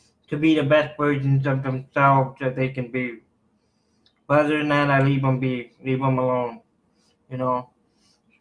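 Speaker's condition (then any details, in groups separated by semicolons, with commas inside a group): Cerebral palsy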